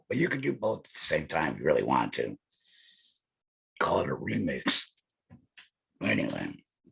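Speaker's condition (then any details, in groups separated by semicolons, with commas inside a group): Laryngectomy; speaks with electrolarynx held to throat, rarely out of breath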